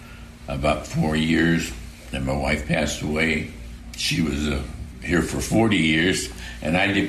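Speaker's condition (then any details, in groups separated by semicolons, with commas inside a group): Parkinson's; tires easily, difficulty doing wanted activities, dancing hard, sings in Parkinson's choir; gets tired easily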